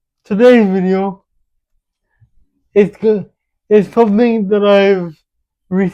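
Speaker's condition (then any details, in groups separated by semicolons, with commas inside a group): Cerebral palsy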